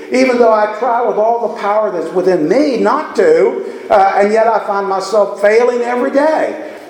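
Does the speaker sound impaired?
No.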